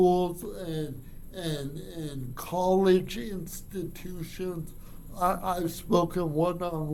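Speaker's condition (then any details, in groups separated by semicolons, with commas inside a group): Cerebral palsy; from birth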